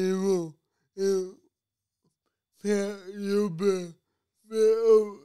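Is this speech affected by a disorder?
Yes: cerebral palsy.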